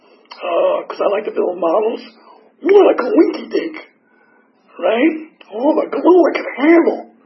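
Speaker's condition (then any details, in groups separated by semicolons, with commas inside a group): Tracheotomy; 8 surgeries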